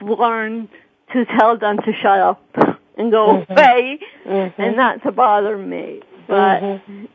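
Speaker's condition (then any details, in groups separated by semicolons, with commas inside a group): Cerebral palsy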